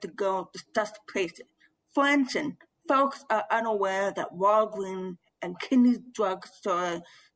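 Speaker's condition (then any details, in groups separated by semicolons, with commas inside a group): Bilateral severe to profound hearing loss; interpretation services from Karen Todd through Vancro during interview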